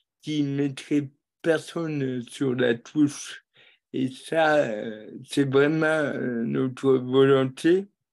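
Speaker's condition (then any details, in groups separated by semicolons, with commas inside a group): Cerebral palsy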